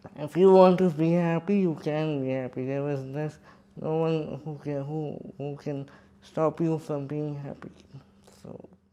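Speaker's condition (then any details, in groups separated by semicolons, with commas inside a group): Cerebral palsy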